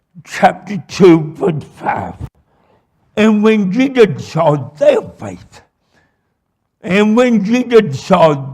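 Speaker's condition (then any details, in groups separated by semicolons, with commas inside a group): Cerebral palsy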